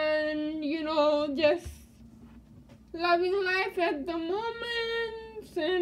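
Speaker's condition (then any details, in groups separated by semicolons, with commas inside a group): Cerebral palsy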